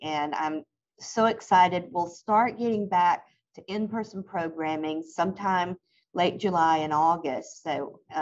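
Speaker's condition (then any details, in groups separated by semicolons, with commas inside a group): No condition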